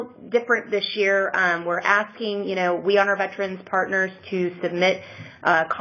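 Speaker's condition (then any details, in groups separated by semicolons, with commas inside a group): No condition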